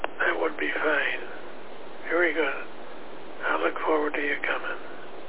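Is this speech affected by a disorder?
Yes: Parkinson's disease; treated by doctor in Utica; medication being changed, new batch of medicine being tried.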